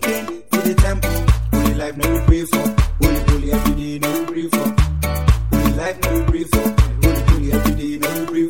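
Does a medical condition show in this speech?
No.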